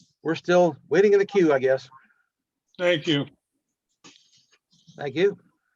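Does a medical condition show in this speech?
No.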